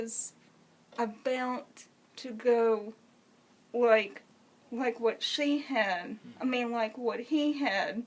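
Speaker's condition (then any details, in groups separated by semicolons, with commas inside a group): Cerebral palsy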